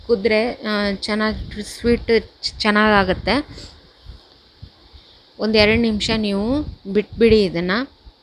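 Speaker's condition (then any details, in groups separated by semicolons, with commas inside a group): No condition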